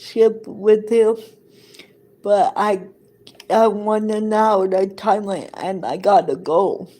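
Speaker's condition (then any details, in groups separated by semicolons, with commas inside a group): Cerebral palsy; present from birth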